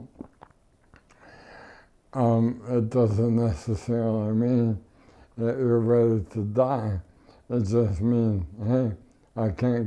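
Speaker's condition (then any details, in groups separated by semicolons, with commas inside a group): ALS; tracheotomy, ventilator, wheelchair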